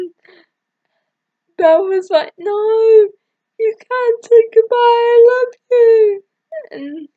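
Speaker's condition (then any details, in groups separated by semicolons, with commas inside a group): Cerebral palsy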